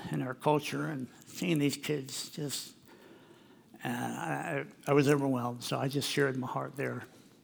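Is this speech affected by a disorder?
Yes: cleft lip and palate; congenital, 15 surgeries, early ones closed palate and rejoined upper lip, surgeon Peter Randall, later nose, chin, jaw, bite surgery.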